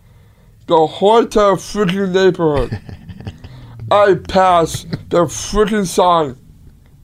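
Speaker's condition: Down syndrome; delayed reaction time

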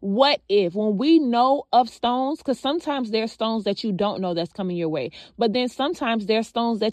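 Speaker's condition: No condition

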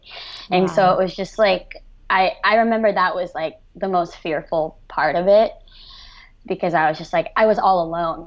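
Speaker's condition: Cleft lip and palate, severe

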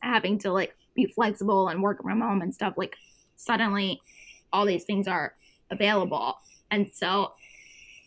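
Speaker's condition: Tracheostomy; tracheostomy tube for breathing, had whole life, nurse accompanied through childhood; uses tracheostomy tube to breathe, age 28

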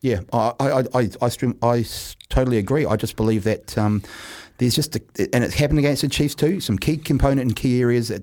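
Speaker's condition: No condition

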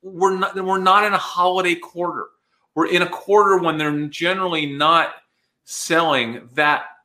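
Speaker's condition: No condition

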